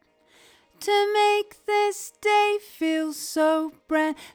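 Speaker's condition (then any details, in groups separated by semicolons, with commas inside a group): No condition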